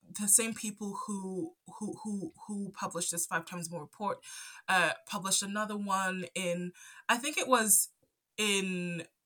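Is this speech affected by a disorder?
Yes: stutter; onset around age 5 after move from Zambia to UK, none before per parents, cause unknown; adult, ongoing stutter; stutters here and there, stutter affects talking, often stays quiet to avoid stuttering; here repeated sounds, prolonged sounds.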